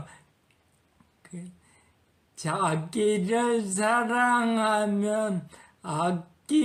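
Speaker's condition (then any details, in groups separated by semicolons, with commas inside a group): Parkinson's disease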